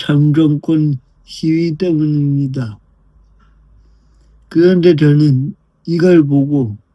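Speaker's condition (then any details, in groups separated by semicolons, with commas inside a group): Brain lesion disability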